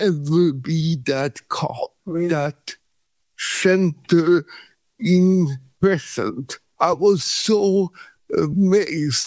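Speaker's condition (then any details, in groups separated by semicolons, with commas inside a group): Cerebral palsy; shaking body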